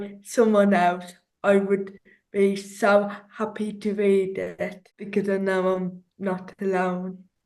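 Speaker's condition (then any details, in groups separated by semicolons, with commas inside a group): Cerebral palsy; since childhood; some speech delay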